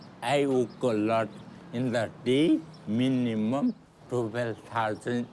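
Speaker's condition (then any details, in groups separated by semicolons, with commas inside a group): Traumatic brain injury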